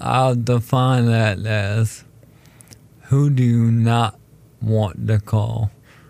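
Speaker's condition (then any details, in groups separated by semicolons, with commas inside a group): ALS; diagnosed almost 4 years ago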